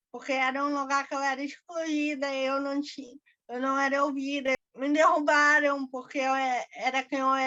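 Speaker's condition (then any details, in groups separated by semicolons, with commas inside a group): Cerebral palsy; diagnosed at about one year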